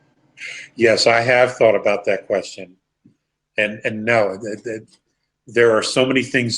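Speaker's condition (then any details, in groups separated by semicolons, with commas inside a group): No condition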